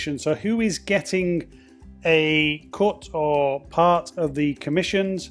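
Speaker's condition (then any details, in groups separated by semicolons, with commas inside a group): No condition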